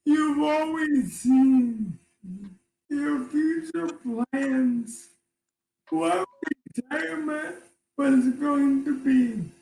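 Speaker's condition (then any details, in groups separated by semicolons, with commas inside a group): ALS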